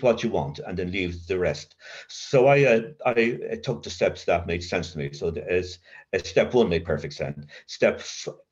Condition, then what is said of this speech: Stuttering. So my I stutter now in my mind. And not so much in my, language.